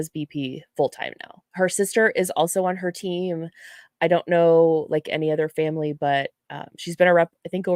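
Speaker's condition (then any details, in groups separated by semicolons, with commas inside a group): No condition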